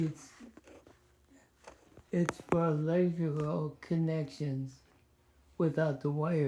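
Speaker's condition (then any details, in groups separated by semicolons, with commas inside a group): ALS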